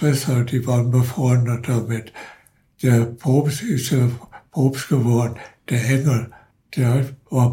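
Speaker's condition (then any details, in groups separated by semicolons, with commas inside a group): Parkinson's disease; progressive worsening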